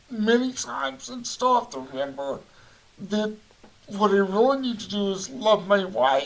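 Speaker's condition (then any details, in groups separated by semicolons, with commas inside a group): Cerebral palsy; voice affected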